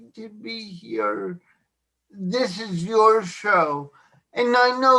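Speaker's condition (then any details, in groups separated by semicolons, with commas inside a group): Cerebral palsy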